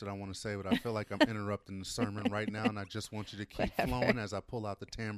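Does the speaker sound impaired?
No.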